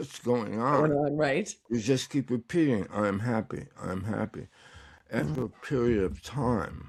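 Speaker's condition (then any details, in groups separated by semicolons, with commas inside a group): Tongue cancer; recovering, tongue exercises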